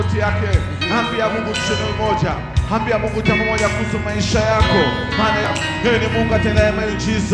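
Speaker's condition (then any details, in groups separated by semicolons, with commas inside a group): No condition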